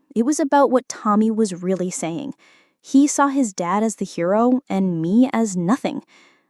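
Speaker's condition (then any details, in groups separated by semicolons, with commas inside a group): No condition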